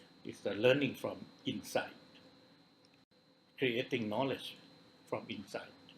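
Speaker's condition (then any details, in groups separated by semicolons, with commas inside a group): No condition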